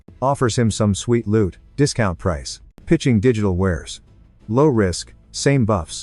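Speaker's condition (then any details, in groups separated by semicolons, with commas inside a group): No condition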